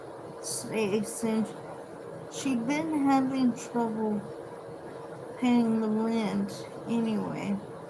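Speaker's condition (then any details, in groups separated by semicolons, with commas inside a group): Cerebral palsy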